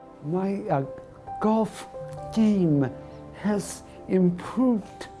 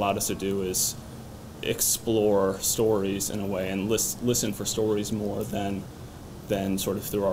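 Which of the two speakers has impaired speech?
The first: segmental dystonia; larynx, pharynx, tongue involved, muscle spasms, linked to heavy voice use; about 2.5 years since voice loss, tongue botulinum injections starting; lost voice, tongue over-contracts speaking, mouth object helps, synthetic voice.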